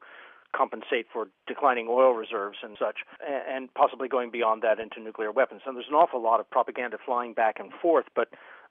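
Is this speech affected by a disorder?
No.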